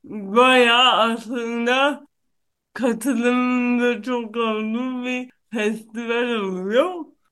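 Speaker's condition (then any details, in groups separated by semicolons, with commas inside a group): Cerebral palsy; onset at birth from birth complications, neurological, affects gross and fine motor muscle systems, no known cure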